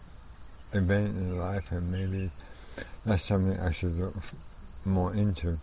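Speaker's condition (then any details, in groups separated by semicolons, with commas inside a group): ALS; already affecting voice, naturally soft-spoken, quiet voice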